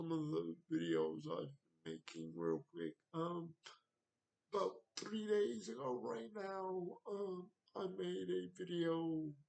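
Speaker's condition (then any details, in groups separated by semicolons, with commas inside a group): Cerebral palsy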